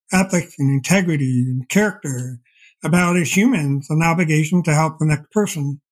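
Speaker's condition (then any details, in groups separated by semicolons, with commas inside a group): Deafblindness; progressive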